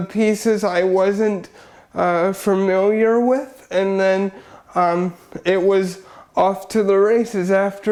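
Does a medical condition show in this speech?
Yes: cerebral palsy; wheelchair user, minimal hand and arm use.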